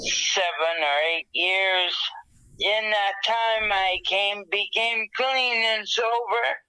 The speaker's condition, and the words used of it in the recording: Dysarthria. And I have what's called dysarthria, which affects the speech.